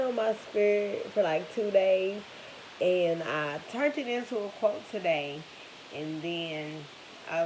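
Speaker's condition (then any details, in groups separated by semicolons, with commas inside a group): Cerebral palsy, spastic; now talking and breathing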